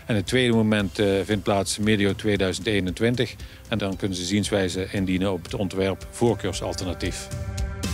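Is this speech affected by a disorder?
No.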